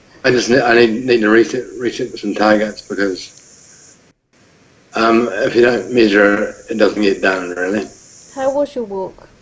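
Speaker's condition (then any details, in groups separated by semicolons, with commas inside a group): Parkinson's; young onset, diagnosed in 40s, DBS implant; DBS three years, very mild tremor; smaller voice, worst symptom since DBS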